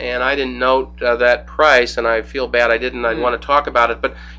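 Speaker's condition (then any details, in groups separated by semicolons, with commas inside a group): No condition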